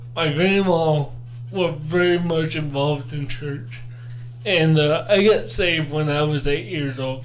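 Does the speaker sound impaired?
Yes: cerebral palsy; born not breathing.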